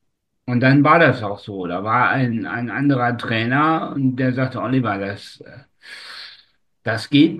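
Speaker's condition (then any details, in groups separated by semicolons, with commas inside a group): Spastic tetraparesis; umbilical cord around neck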